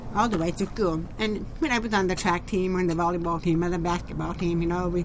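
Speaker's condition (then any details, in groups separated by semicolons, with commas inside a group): Profound deafness, genetic, profound; born hearing or hard of hearing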